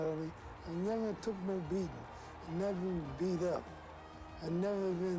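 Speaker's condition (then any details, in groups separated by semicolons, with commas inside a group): Parkinson's syndrome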